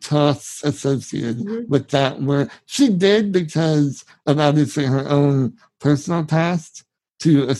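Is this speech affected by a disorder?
Yes: spinal muscular atrophy, severe; subtitles provided for guest's speech in video version.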